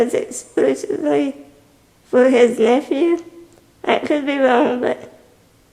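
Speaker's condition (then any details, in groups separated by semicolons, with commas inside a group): Spinal muscular atrophy type 2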